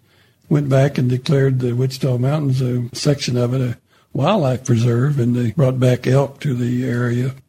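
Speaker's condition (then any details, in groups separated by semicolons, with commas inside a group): No condition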